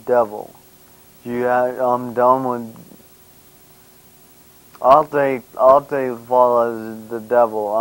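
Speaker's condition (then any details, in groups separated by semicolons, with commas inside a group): Brain injury; caused by car accident; slurred speech, partly unintelligible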